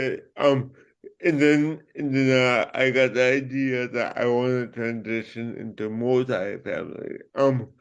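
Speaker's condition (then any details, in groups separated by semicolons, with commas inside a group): Cerebral palsy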